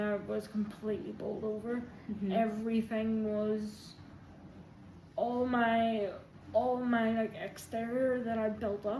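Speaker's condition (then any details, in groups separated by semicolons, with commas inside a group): Quadriplegic cerebral palsy, severe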